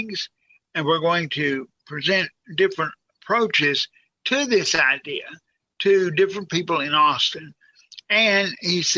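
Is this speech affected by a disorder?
Yes: cerebral palsy; quadriplegic.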